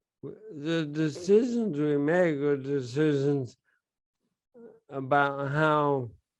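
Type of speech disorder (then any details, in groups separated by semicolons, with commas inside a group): Bulbar dysarthria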